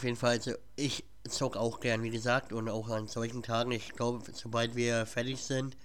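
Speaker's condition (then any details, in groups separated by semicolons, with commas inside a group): Cleft palate; cleft palate audible in speech, plus cold at recording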